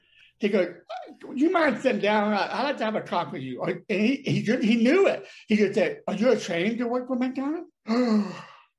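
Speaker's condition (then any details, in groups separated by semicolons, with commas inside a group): Deafness; speech problem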